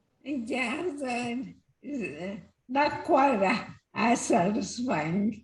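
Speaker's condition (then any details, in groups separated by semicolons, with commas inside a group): Multiple system atrophy; weakened speaking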